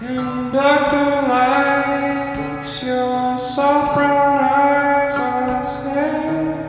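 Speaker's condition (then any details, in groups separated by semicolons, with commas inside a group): No condition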